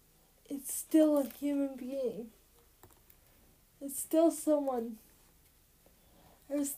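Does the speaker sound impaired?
Yes: cerebral palsy; since birth, physical disability; trouble getting words out, speaking only two words at a time.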